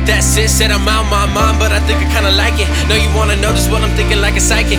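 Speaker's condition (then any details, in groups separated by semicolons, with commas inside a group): No condition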